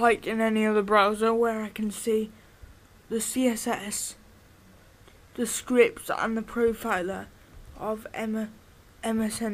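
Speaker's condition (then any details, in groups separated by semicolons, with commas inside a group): Cerebral palsy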